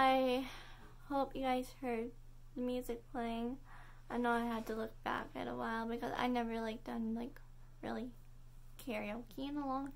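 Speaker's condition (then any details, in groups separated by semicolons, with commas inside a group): Cerebral palsy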